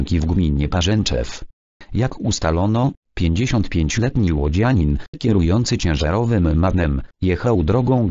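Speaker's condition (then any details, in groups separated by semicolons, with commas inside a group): No condition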